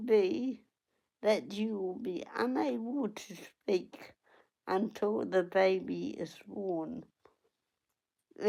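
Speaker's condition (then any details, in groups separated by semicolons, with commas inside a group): Cerebral palsy; onset at 8 days old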